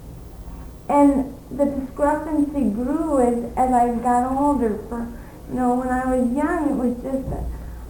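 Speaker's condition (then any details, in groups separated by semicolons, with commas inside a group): Cerebral palsy; non-progressive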